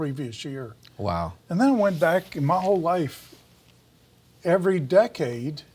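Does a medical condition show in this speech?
No.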